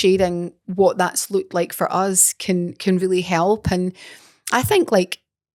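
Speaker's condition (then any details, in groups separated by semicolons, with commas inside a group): No condition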